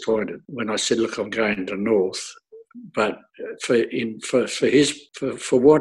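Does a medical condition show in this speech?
Yes: aphasia after stroke; aphasia caused by stroke; about 5.5 years since stroke; knows what to say but often cannot say it, sometimes slows down, as in this recording.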